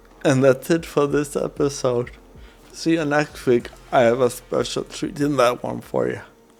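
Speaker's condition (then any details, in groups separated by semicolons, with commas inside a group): Cerebral palsy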